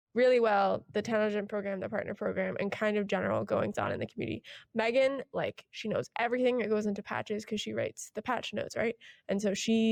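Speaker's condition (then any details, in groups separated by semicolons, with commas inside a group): No condition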